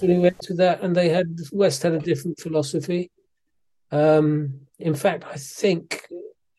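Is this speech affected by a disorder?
Yes: Parkinson's disease; physiotherapy, exercise training with physiotherapist after moving back to UK.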